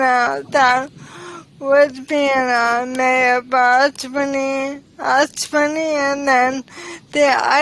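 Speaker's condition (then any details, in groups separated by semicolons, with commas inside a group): ALS; onset in pinky finger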